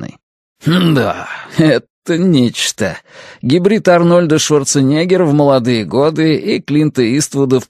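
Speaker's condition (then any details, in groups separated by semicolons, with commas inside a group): No condition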